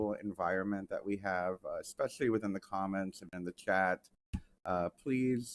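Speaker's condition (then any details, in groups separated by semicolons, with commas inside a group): No condition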